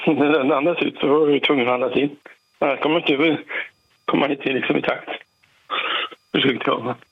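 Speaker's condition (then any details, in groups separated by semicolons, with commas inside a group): Parkinson's; 40-50 tablets daily, operation with some kind of tube down the throat; recovering after intensive care about 2 months ago, 12 hours on oxygen; sometimes difficulty speaking, trouble getting voice out properly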